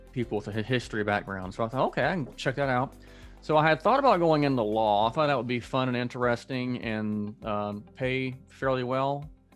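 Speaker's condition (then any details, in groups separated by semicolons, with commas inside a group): No condition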